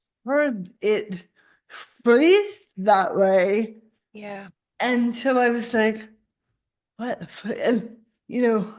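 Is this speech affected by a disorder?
Yes: cerebral palsy; spasticity.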